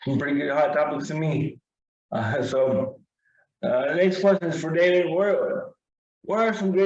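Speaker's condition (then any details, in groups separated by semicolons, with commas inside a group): Cerebral palsy, severe; wheelchair user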